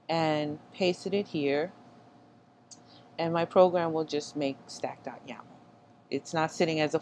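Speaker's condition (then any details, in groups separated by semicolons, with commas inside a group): No condition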